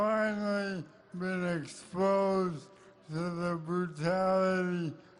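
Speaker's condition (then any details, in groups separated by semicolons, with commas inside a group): ALS; weak voice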